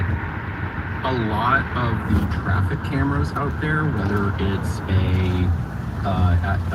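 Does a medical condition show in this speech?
No.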